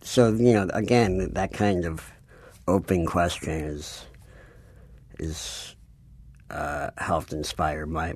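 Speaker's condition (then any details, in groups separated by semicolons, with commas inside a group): Cleft palate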